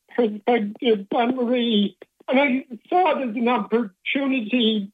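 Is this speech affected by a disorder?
Yes: Parkinson's disease; hand tremor first noticed about five years before diagnosis, diagnosed by neurologist; speech difficulties during working years, phone calls hardest, ridiculed by client over speech.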